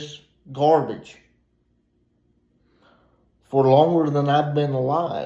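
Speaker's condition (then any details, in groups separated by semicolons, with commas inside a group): Cerebral palsy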